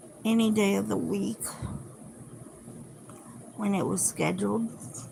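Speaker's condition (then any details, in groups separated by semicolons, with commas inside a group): Cerebral palsy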